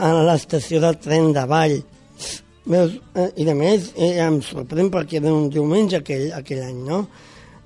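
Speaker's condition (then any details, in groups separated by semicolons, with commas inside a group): Down syndrome; congenital, born with it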